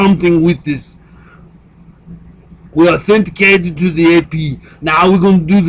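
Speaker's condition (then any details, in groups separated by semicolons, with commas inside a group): No condition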